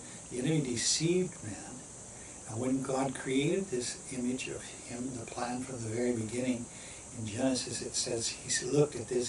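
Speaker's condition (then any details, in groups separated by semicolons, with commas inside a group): No condition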